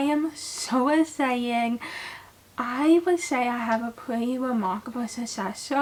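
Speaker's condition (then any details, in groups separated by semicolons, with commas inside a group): Cerebral palsy; had speech therapy at school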